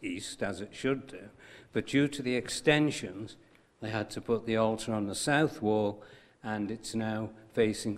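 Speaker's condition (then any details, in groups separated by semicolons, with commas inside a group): No condition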